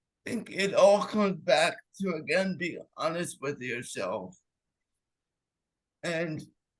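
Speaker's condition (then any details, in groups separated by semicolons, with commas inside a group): Cerebral palsy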